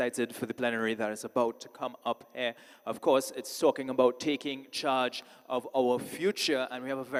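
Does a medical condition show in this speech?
No.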